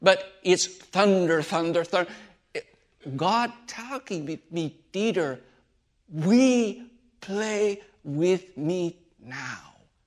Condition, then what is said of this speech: Aphasia. It's hard to, phasia is hard to memorizing, but it's what I do.